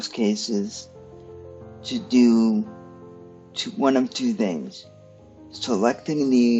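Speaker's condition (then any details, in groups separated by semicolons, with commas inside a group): Cerebral palsy; stiff muscles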